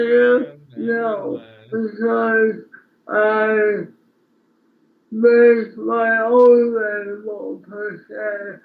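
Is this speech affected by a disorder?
Yes: speech impairment after birth surgery.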